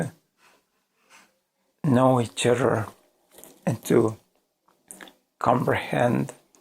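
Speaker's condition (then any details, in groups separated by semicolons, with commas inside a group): ALS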